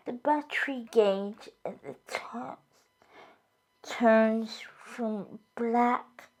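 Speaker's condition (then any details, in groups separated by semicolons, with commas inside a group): Cerebral palsy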